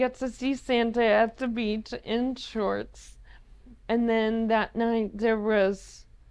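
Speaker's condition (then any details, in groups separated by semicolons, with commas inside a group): ALS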